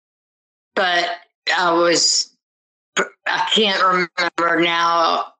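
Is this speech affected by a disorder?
Yes: tardive dyskinesia; onset 10+ years ago, progressive, arm and leg flailing, falls, balance issues, moderately severe to severe; on proper medication from neurologist, tongue flickers, involuntary jaw movement, uncomfortable feeling under tongue; mild stutter now, formerly severe stutter making speech unintelligible, chewing and swallowing little affected.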